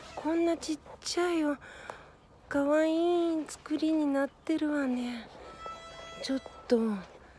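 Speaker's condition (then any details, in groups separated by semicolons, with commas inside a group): No condition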